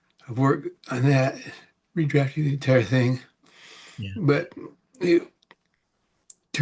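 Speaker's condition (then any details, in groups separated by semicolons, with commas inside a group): Parkinson's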